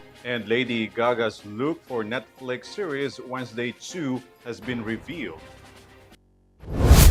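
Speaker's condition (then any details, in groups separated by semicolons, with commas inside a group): No condition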